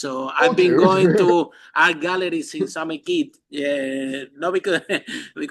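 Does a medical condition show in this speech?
No.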